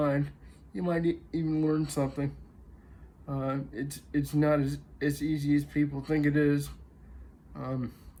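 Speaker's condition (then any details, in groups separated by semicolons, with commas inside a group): Cerebral palsy, spastic diplegia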